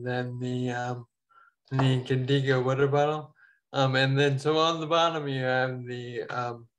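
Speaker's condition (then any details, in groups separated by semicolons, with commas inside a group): Ataxia; falls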